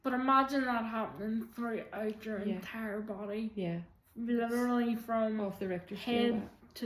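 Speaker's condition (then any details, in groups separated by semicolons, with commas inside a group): Quadriplegic cerebral palsy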